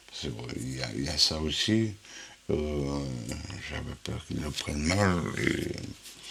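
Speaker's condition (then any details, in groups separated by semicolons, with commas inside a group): Huntington's disease; inherited, 43 repeats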